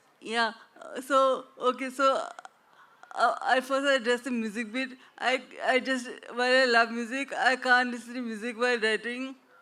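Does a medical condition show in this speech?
Yes: traumatic brain injury.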